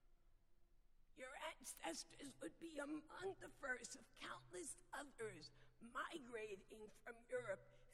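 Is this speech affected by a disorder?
Yes: vocal dysphonia; vocal dysphonia diagnosed, has taken away ability to sing; noticeably sultry voice, not painful, lost singing ability, still able to speak.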